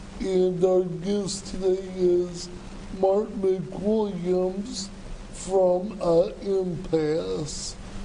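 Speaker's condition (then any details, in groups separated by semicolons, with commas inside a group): Cerebral palsy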